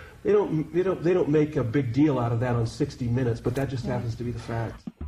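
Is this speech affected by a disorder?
No.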